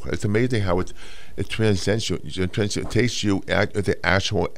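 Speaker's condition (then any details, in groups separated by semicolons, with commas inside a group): Hearing loss; congenital hearing loss, about 80%, two hearing aids whole life; cochlear implant about a year ago, improved clarity and hearing own speech; severe speech impediment from childhood, Mr. Universe interview in Geneva unusable, worked changing speaking and voice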